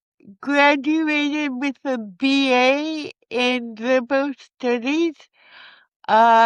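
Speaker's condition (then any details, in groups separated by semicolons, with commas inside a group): Cerebral palsy; from birth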